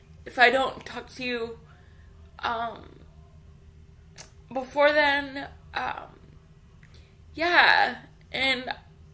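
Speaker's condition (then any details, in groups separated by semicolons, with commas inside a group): Cerebral palsy; infant ventilator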